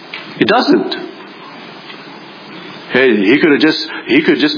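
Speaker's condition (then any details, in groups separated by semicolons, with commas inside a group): No condition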